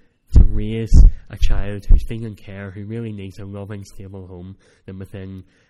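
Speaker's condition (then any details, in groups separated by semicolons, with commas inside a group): Cleft palate; cleft palate since childhood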